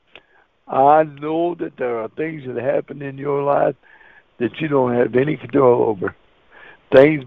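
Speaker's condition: Cerebral palsy; wheelchair user

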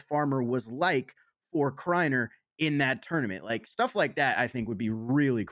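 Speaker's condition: No condition

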